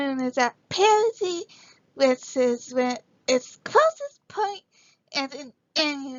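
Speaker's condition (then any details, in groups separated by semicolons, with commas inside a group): Cerebral palsy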